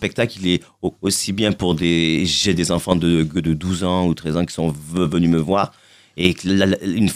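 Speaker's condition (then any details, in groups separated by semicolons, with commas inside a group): Stuttering; lifelong mild stutter, uncle stutters severely, born without pelvis, half femurs missing, never operated, learned to walk; no stuttering heard on Vivre FM radio, fluent, Marseille accent; sometimes gets stuck on words, no stutter on stage at Alhambra or radio, better when positive; repeated sounds, repeated words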